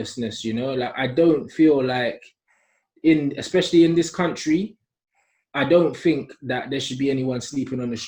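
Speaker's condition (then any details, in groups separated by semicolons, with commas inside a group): No condition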